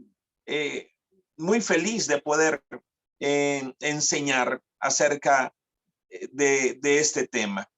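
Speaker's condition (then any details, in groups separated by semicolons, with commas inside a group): No condition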